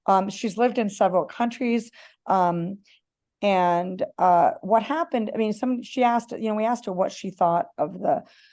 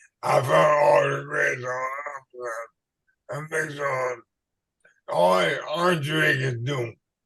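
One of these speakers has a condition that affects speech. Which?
The second: ALS/MND; uses red light therapy; throat locks up blocking breathing, speech too poor for phone.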